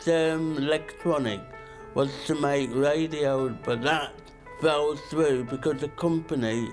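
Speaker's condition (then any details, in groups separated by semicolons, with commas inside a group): Cerebral palsy; diagnosed in childhood, spastic, body spasms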